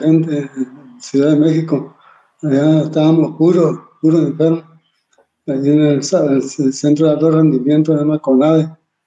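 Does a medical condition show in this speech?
Yes: Parkinson's disease; 23 years since onset.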